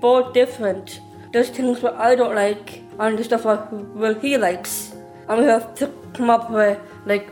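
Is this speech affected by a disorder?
Yes: Down syndrome; age 20.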